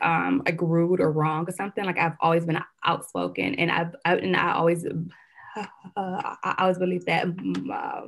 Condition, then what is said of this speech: Stuttering. I'm sorry that you have to actually sit through me like talking just because like I look so weird and I just make these ugly faces and stuff like that.